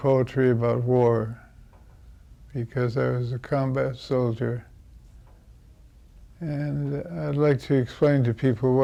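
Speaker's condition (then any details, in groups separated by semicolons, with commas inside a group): Parkinson's; about 9-10 years since onset, voice training; voice too quiet to be heard, listeners ask to repeat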